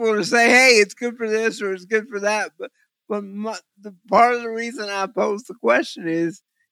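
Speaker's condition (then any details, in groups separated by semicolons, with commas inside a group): Cerebral palsy; visual focusing difficulty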